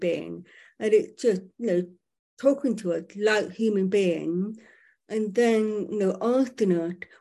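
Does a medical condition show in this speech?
Yes: profoundly deaf, born profoundly deaf; profound deafness from birth, lip reading main communication, some British Sign Language (BSL), not fluent; relies on lip reading, needs people facing and speaking normally, no over-enunciating or shouting.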